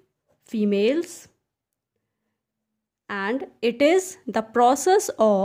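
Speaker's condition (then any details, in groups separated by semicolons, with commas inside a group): No condition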